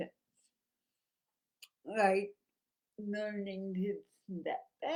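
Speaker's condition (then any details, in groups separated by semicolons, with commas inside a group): Cerebral palsy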